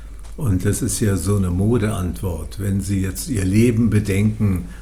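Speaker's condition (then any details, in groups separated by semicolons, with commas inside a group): Parkinson's disease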